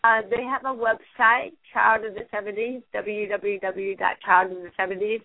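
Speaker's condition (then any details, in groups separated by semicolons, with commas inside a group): Cerebral palsy; lifelong, since birth, car ran onto parents' lawn when mother six months pregnant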